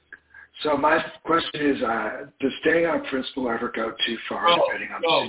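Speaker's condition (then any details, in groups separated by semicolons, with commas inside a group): Paralyzed vocal cord; voice sounds abnormal, host mistakes it for a cold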